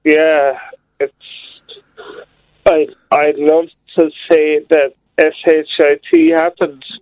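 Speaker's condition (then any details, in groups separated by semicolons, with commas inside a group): Slurred speech, mild; slurred speech since fall from two-story window at age three; slightly slurred speech, understandable, communicating well, well-paced conversation per host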